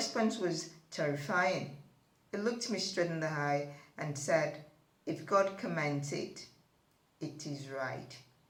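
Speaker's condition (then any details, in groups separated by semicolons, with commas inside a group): No condition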